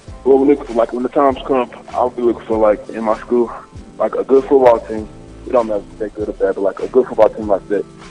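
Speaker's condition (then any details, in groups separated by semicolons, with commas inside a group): No condition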